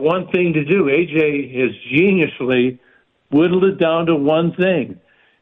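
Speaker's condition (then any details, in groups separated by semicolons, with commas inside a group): Parkinson's; stays active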